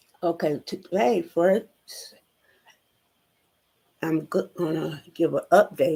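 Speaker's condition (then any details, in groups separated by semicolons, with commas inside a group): Spinal neurosarcoidosis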